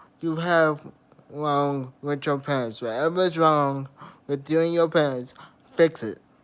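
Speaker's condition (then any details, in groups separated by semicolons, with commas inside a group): Traumatic brain injury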